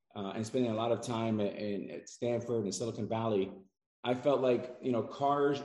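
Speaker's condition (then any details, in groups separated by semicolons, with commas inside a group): No condition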